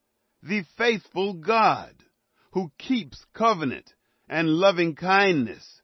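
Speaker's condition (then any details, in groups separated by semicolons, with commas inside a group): No condition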